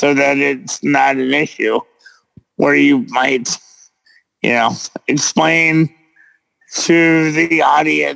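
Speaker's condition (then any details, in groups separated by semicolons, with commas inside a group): Cerebral palsy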